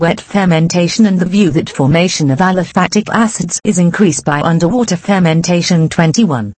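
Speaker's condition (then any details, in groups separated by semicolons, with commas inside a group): No condition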